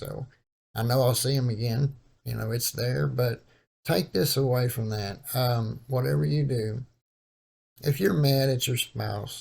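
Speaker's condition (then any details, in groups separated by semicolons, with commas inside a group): Cerebral palsy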